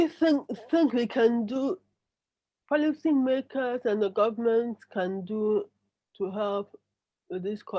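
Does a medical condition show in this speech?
Yes: cerebral palsy; brain damage cause.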